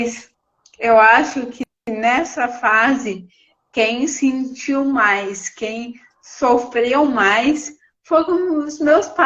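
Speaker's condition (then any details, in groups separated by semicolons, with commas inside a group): Cerebral palsy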